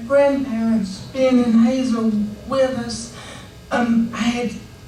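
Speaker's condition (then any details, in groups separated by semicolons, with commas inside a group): Cerebral palsy; wheelchair user; diagnosed age 2, age 28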